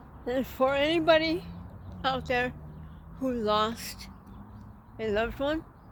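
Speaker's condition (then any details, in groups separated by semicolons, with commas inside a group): Traumatic brain injury; trouble talking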